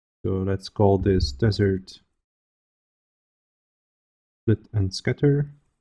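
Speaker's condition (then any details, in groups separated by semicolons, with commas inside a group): No condition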